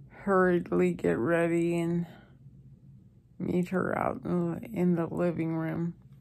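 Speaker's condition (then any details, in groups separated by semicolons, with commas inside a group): ALS; receiving hospice care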